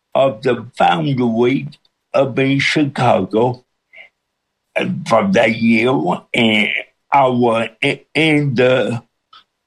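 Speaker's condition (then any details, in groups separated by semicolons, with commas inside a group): Cerebral palsy with speech impediment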